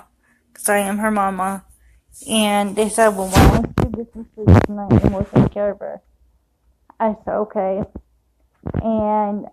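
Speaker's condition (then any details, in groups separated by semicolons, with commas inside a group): Cerebral palsy; affects walking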